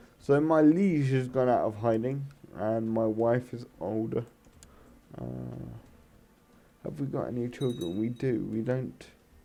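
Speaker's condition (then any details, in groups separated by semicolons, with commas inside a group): Cerebral palsy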